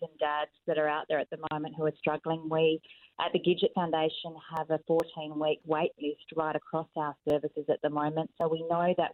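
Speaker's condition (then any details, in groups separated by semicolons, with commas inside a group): No condition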